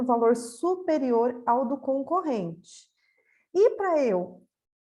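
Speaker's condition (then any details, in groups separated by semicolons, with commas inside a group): No condition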